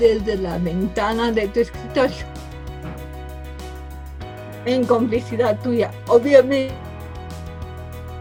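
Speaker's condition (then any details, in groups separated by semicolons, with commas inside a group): Cerebral palsy from birth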